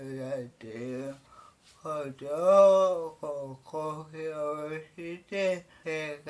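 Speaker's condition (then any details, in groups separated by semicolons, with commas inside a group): Cerebral palsy; severe, uses a wheelchair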